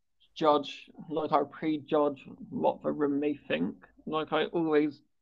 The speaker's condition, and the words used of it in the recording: Stuttering. Like, you don't see someone with a mild stammer like myself, or someone with a semi-mild, like